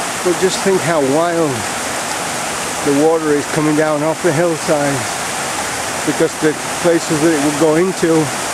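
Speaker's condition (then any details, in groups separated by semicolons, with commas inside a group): No condition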